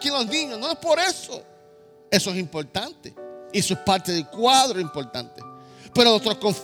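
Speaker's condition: No condition

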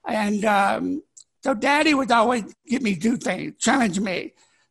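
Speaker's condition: Deafness, born deaf; could not speak until age ten

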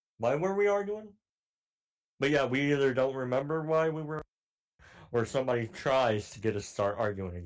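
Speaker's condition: Cleft palate; cleft palate since childhood

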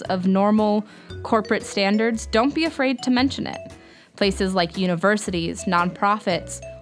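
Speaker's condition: No condition

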